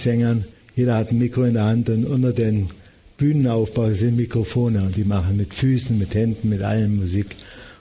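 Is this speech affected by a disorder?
Yes: Parkinson's disease; diagnosed at age 57, began with resting hand tremor, confirmed by brain imaging; about 16 to 17 years since diagnosis, tremor-free on stage, almost daily falls, reduced mobility; host asks for his voice to be made louder.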